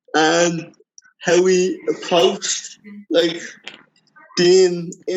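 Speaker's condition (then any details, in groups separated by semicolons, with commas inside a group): Cerebral palsy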